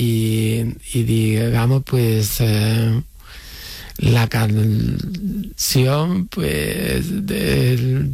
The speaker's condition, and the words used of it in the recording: Stuttering. Esa tartamudez que cuando hemos comenzado, sí, al principio me decías, bueno, tengo un poco de tartamudez